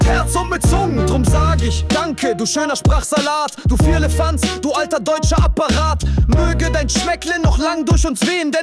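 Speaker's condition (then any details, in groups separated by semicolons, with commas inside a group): No condition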